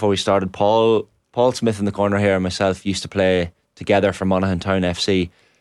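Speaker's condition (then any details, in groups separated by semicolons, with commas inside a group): No condition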